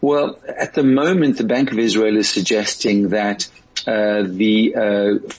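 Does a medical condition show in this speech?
No.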